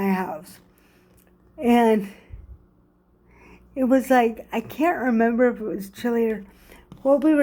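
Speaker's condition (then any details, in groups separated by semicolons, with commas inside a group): Cerebral palsy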